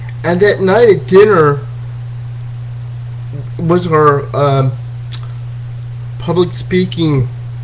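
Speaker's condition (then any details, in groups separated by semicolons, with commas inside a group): Cerebral palsy, spastic diplegia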